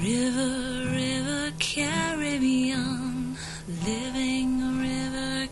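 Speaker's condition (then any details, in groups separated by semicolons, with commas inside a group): No condition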